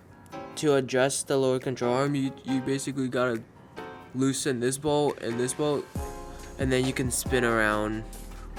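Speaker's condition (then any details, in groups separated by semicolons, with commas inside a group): No condition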